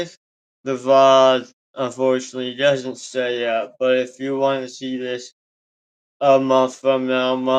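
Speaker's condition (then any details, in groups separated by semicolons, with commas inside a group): Tongue cancer surgery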